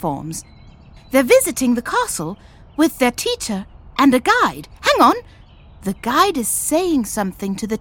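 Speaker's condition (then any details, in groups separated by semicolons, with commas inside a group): No condition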